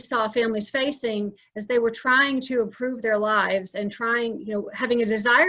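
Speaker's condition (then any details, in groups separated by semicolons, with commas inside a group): No condition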